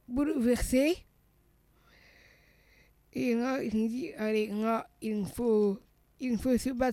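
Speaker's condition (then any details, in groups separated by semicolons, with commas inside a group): Down syndrome (trisomy 21); age 39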